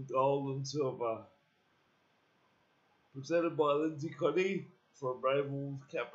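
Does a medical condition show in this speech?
Yes: cerebral palsy; uses wheelchair.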